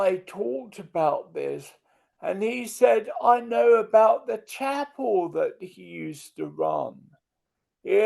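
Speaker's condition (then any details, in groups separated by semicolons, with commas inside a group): Multiple sclerosis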